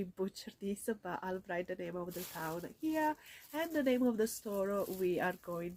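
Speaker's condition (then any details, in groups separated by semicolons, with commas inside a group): No condition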